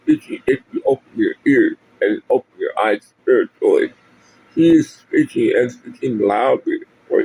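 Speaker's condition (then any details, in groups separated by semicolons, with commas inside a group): Parkinson's; speech impediment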